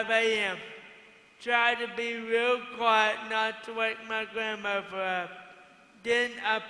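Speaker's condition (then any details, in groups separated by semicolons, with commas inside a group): Cerebral palsy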